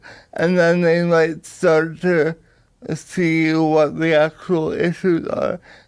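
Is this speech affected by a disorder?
Yes: cerebral palsy; power wheelchair user.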